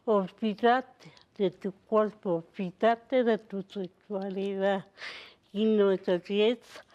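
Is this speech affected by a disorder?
Yes: cerebral palsy.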